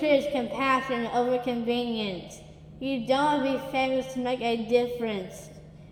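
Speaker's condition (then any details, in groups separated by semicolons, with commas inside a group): Down syndrome; suspected prenatally, present from birth, petite stature, occupational and physical therapy from infancy; speech therapy from infancy, answered audition questions with clarity at age 6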